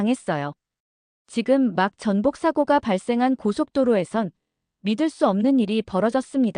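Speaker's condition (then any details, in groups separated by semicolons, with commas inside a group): No condition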